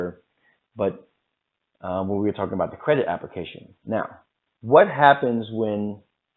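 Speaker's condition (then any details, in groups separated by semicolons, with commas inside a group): No condition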